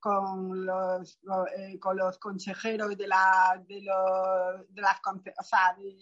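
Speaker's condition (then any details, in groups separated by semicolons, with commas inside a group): Profound bilateral hearing loss, post-meningitis profound bilateral sensorineural hearing loss; flat audiogram, hears nothing without implant, other ear unusable, second implant planned at Sierga, masks hinder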